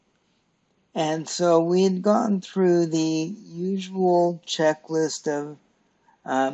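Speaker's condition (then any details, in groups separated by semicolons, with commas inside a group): Cerebral palsy; stiff muscles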